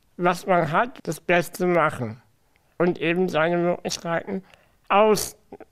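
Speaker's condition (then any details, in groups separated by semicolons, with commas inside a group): Spinal muscular atrophy; genetic, from both parents, from birth, moves head, fingers slightly, very weak, 24-hour assistants, controls things by mouth; can speak, as audible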